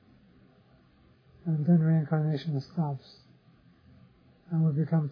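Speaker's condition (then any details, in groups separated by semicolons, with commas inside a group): Parkinson's disease; others offer remedies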